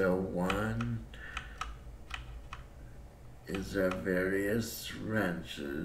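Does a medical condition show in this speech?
Yes: cerebral palsy; breathing fine.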